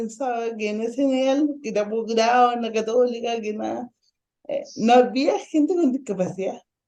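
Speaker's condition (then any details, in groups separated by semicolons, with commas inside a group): Ataxic cerebral palsy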